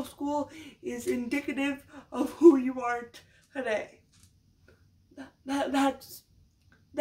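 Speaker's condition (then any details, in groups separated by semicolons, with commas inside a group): Cerebral palsy, severe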